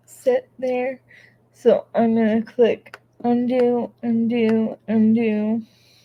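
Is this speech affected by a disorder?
Yes: cerebral palsy.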